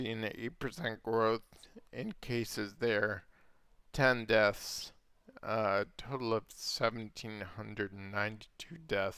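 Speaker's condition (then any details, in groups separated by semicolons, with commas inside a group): Multiple sclerosis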